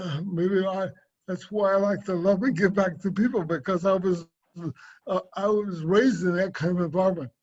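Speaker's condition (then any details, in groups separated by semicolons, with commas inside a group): Cerebral palsy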